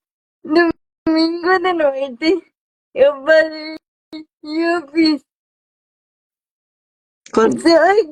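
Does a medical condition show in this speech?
Yes: cerebral palsy.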